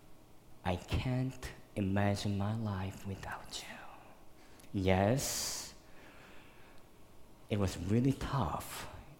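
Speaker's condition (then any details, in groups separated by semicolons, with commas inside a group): Cleft lip and palate, severe; one in junior high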